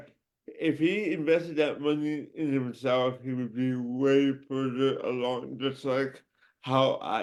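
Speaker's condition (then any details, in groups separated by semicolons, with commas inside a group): Cerebral palsy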